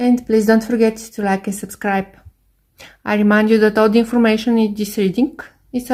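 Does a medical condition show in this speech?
No.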